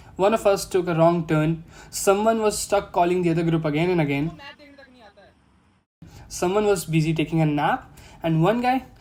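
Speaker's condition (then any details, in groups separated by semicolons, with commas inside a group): No condition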